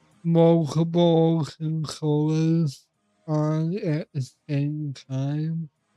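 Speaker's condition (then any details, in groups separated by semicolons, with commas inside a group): Cerebral palsy; affects voice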